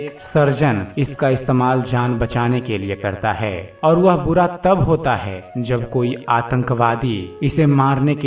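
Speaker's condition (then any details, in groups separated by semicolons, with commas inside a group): No condition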